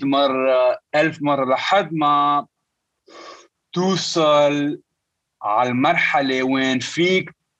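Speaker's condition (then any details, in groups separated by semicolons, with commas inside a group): Stuttering; present since at least teenage years; stutter noticeable, joking about it helps listeners understand why speech sounds that way; prolonged sounds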